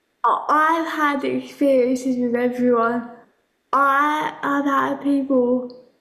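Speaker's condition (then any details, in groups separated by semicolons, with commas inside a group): Cerebral palsy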